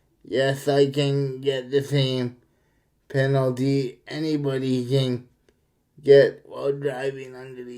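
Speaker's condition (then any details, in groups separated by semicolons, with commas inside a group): Cerebral palsy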